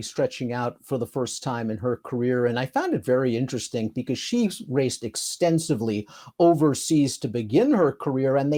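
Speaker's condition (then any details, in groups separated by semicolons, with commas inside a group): No condition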